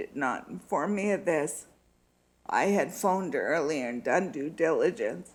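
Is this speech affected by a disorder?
Yes: multiple sclerosis.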